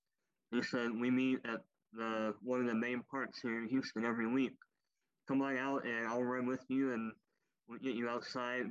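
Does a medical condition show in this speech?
Yes: cleft lip and palate; congenital cleft lip and palate, popliteal pterygium syndrome, genetic disorder, malformed legs, knee arthritis, amputation.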